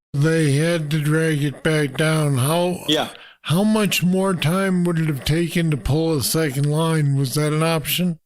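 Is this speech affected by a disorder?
Yes: Parkinson's disease; deep brain stimulators.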